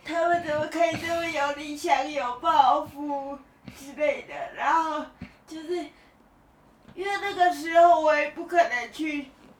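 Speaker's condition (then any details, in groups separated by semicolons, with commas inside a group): Cerebral palsy; rest of body not mobile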